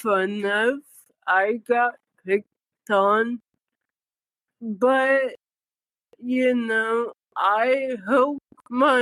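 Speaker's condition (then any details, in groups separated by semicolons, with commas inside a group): Cerebral palsy; from birth, oxygen loss at delivery, newborn seizures; about 35 years since birth, multiple medications; newborn couldn't cough or suck, tube fed, childhood speech therapy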